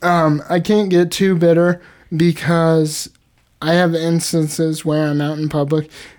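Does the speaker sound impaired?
Yes: cerebral palsy; spastic quadriplegic, all four limbs impaired, oxygen lack at birth, motor brain area damaged, diagnosed age 3; age 26, 23 years since diagnosis, lot of muscle tension, spasms, full sensation.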